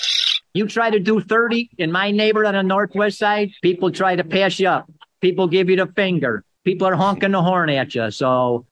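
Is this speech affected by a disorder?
No.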